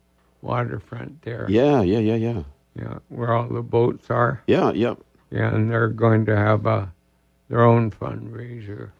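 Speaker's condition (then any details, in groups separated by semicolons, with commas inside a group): ALS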